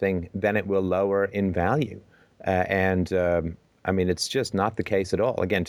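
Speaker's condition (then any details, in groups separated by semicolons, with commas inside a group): No condition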